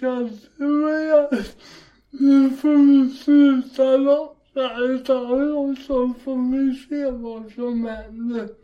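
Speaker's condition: Cerebral palsy; walking difficulty, walking improved with gym training

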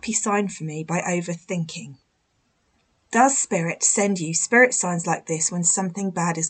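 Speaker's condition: No condition

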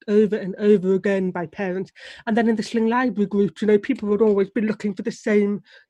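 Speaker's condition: Deafness; relies on lip reading

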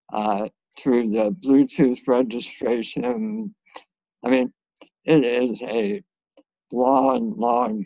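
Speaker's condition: Head and neck cancer surgery; resulting severe dysphagia

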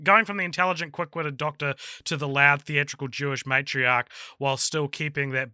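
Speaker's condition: No condition

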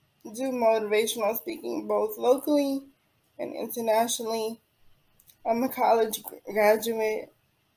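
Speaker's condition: Cerebral palsy; age 28, needs help with most daily living activities

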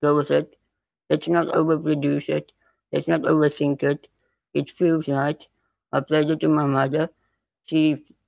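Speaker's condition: Spinal muscular atrophy type 2; neuromuscular

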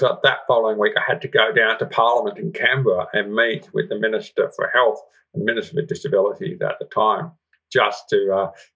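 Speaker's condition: Profound deafness, congenital, severe profound hearing loss; Auslan second language

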